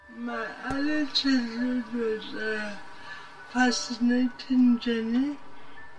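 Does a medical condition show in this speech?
Yes: cerebral palsy; present from birth, much therapy in childhood.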